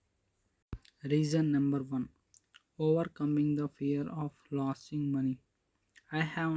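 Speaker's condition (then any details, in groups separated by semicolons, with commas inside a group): No condition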